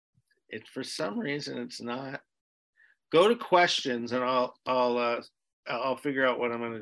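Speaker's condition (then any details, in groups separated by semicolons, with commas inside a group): No condition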